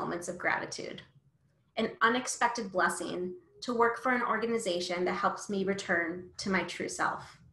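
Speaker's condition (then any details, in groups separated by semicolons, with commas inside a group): No condition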